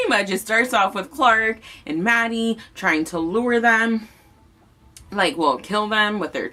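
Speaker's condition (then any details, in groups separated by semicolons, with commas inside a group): No condition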